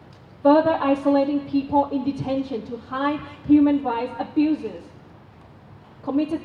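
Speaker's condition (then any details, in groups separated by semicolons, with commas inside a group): No condition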